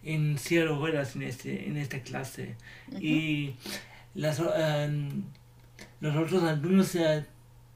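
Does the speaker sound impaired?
Yes: cerebral palsy.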